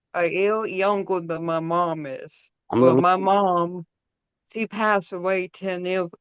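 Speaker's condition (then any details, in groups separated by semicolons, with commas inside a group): Cerebral palsy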